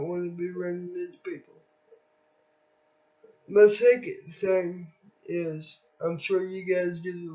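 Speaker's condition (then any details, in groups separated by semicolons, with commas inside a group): Cerebral palsy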